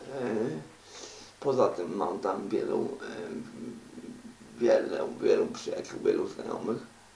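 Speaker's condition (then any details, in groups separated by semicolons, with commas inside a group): Cerebral palsy; uses wheelchair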